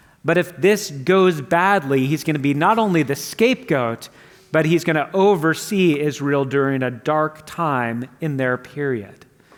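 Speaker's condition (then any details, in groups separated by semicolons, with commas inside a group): No condition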